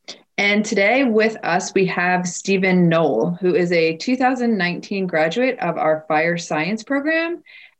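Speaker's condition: No condition

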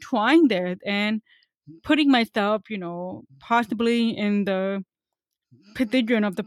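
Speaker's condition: Hearing loss; hearing aid user, same audiologist firm for 25 years; newer hearing aid not self-adjustable, limited digital hearing aid options, audiologist suggested cochlear implant

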